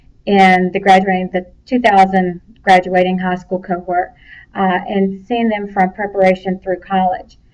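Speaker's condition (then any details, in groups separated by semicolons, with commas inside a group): No condition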